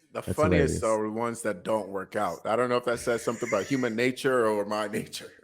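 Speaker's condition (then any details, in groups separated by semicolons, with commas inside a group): No condition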